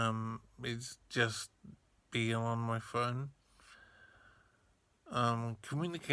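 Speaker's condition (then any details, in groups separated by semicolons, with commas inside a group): Brain injury; memory loss, previously tube-fed through throat; still able to speak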